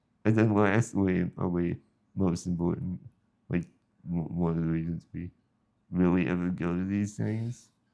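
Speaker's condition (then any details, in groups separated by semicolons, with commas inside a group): Spinal muscular atrophy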